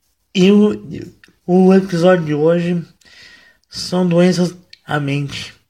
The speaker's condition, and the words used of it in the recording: Cerebral palsy. O que também explica as falhas na minha voz.